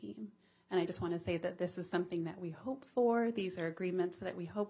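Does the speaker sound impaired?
No.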